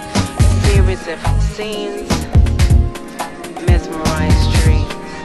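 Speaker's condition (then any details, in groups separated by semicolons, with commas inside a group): No condition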